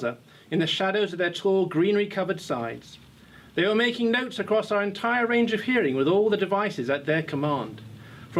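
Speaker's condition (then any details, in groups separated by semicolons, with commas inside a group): No condition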